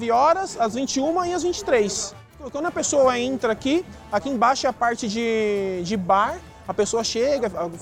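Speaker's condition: No condition

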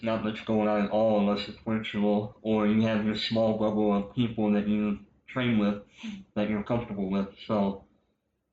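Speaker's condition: Cleft lip and palate, popliteal pterygium syndrome

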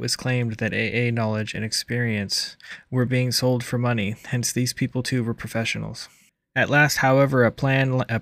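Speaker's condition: No condition

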